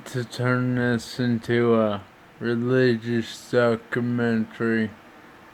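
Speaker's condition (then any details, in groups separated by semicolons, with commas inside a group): Brain injury (brain shearing); voice sounds poor, hard to sing or accentuate, weak throat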